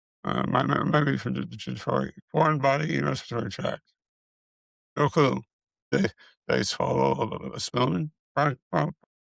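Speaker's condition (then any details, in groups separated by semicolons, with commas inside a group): Multiple system atrophy; central hypoventilation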